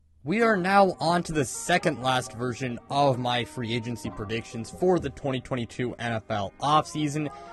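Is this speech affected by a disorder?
No.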